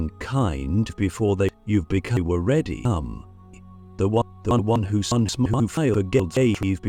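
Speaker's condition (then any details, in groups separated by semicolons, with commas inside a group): No condition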